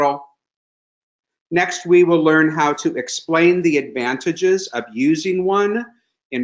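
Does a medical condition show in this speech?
No.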